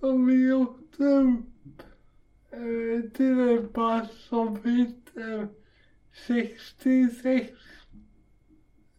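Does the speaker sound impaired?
Yes: cerebral palsy; walking difficulty, walking improved with gym training; walks much better than at first hunts.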